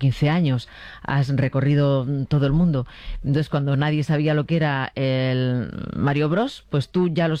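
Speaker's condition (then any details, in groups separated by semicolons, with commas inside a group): No condition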